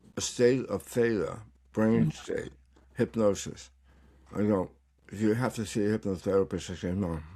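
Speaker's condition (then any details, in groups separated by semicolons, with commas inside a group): Tongue cancer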